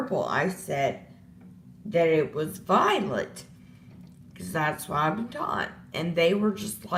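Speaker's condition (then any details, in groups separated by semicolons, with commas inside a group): Disability causing slurred speech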